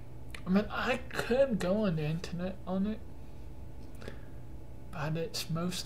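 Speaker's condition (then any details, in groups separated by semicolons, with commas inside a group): Cerebral palsy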